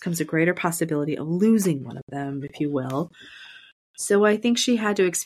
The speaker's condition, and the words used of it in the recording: No condition.